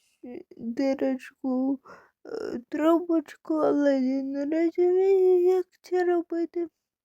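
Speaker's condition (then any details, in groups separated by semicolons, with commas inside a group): Cerebral palsy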